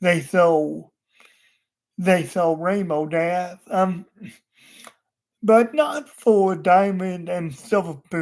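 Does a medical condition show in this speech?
Yes: cerebral palsy.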